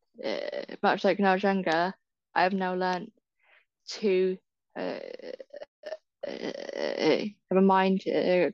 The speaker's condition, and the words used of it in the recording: Stuttering. Annoyed with myself because the words don't come out, or I'm just like or I'm really tired, and my stammer is then worse.